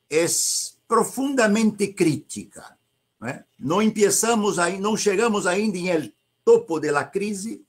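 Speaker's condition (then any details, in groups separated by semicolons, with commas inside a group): No condition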